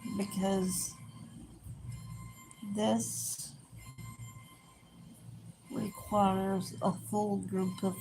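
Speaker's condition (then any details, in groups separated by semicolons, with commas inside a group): Cerebral palsy; head often turned sideways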